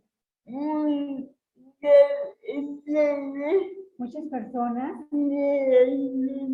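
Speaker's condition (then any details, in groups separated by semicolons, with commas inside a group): Cerebral palsy; since birth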